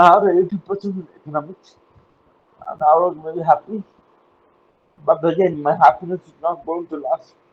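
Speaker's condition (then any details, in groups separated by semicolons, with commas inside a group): Cerebral palsy; uses wheelchair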